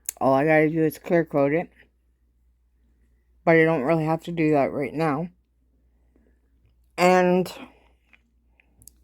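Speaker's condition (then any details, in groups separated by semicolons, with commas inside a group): Cerebral palsy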